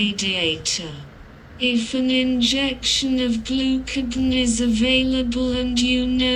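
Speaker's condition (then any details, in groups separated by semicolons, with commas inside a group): Cerebral palsy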